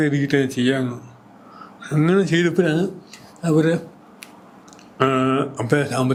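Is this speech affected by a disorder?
Yes: cerebral palsy.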